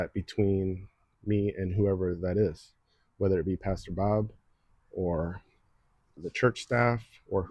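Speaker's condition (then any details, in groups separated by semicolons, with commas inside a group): No condition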